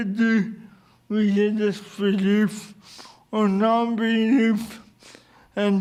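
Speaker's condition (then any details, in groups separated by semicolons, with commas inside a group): Cerebral palsy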